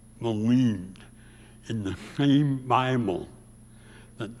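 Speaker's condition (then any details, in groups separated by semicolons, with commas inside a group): Severe speech impediment; from early childhood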